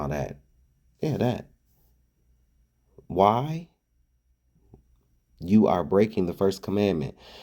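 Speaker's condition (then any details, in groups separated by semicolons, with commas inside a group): No condition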